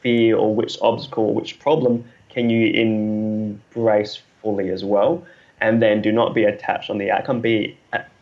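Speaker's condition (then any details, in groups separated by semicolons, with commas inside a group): Stutter; stutter since school years, dropped out of high school over speech, planned never to speak again; deliberate speaking practice, reading, speaking techniques, articulation work, interviews, speaking gigs, keynotes; stutter overcome to a certain degree, fluency affected by sleep, calmness or anxiety; prolonged sounds, blocks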